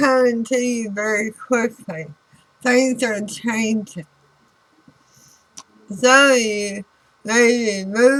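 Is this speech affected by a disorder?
Yes: throat cancer radiation damage.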